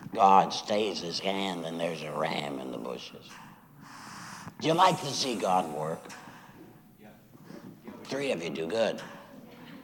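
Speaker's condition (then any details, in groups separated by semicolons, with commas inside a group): Laryngectomy after throat cancer; recurred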